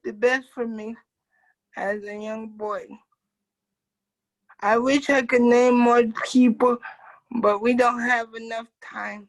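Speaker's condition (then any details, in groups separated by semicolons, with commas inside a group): Cerebral palsy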